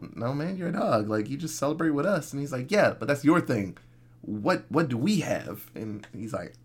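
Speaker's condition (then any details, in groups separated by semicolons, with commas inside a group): No condition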